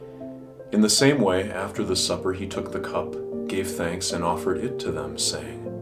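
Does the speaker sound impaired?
No.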